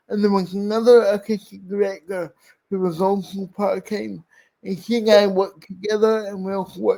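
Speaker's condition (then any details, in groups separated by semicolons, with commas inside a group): Cerebral palsy; speech impairment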